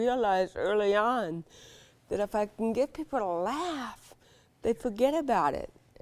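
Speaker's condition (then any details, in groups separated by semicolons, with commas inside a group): Cerebral palsy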